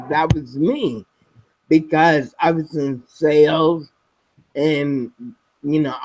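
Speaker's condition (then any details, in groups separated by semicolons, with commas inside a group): Spinocerebellar ataxia type 7, SCA7; speech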